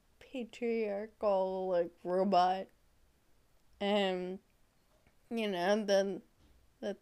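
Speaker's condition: Friedreich's ataxia; diagnosed at age 8

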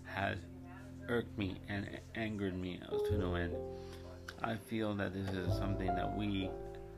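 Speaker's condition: Cerebral palsy; pre-op sedatives

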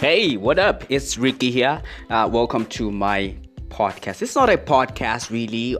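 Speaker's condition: No condition

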